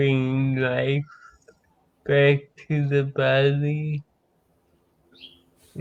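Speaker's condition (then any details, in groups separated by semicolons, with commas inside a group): Cerebral palsy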